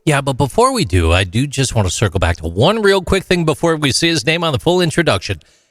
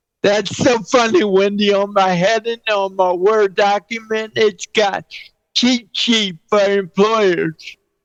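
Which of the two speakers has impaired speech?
The second: cerebral palsy; 49 years with condition.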